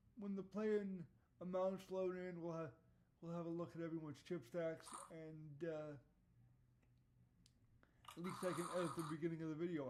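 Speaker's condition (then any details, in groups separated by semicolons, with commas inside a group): Cerebral palsy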